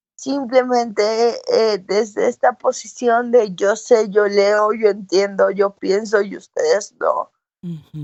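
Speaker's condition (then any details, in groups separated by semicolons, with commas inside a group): Cerebral palsy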